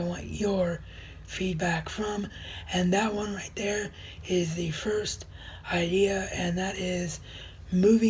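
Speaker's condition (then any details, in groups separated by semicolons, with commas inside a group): Cerebral palsy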